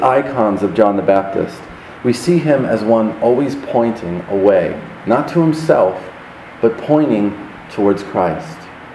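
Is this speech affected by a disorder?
No.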